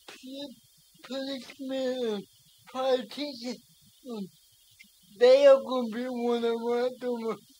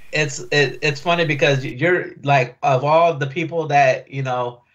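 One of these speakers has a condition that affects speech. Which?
The first: cerebral palsy; brain oxygen deprivation, physical disability; speech affected.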